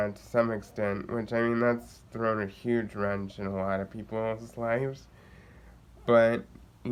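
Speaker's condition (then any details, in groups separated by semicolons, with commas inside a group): Cerebral palsy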